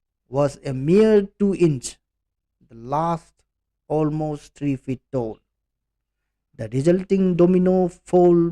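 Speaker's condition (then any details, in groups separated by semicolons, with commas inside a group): No condition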